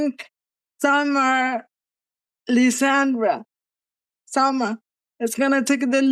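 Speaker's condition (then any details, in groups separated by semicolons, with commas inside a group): Cerebral palsy; present from birth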